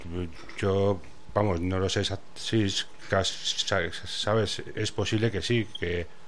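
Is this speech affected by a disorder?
Yes: stuttering; practises bioenergetics as a method to feel better; here repeated sounds, prolonged sounds.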